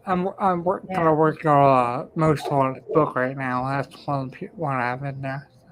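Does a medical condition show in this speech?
Yes: ataxia; may slur speech, may sound drunk.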